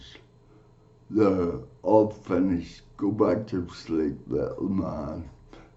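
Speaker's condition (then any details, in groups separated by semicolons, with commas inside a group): Cerebral palsy; from birth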